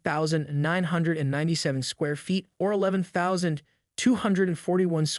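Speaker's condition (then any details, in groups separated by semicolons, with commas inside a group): No condition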